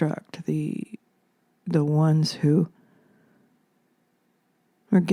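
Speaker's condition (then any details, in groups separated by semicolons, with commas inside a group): No condition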